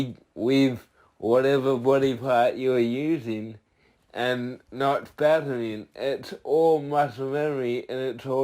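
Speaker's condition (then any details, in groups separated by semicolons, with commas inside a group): Cerebral palsy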